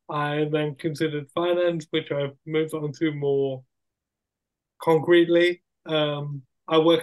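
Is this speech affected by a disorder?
Yes: cerebral palsy; acquired brain injury, wheelchair user, many surgeries, hospital school and rehab ages nine to twelve, physio.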